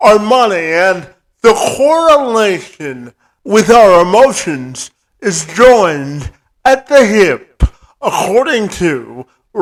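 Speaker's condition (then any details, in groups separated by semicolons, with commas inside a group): Cerebral palsy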